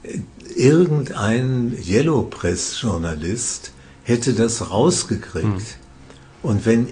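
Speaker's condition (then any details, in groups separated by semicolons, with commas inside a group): Parkinson's disease; incurable, diagnosed by a psychiatrist, treated by professor Jens Volkmann in Würzburg, medication adjusts symptoms; exercise as ongoing therapy, running, table tennis, boxing, swimming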